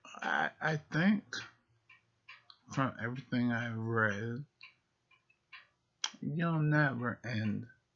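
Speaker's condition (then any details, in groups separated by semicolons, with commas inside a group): Multiple sclerosis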